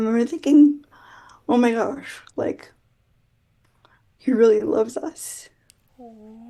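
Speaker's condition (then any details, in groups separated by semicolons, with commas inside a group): Quadriplegic cerebral palsy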